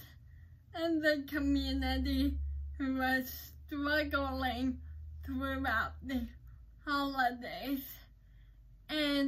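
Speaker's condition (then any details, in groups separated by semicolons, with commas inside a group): Cerebral palsy; uses crutches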